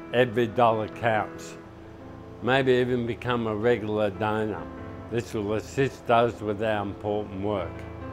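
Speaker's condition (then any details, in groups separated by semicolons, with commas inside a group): Motor neurone disease; hand onset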